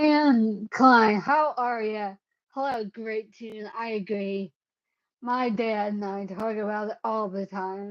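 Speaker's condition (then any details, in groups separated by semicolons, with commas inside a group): Cerebellar ataxia; caused by brain bleed, unsteady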